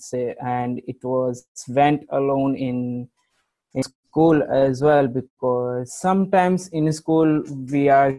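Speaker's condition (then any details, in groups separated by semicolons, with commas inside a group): Stammering; severe stammering since childhood, about two decades, earlier speech therapy and homeopathic medicines failed; improved after Pro 90D coaching with Michael Williams, daily practice, meditation, affirmations, breathing, airflow linking; formerly got stuck in particular situations, fumbled a lot, change felt after 2-3 months; prolonged sounds, blocks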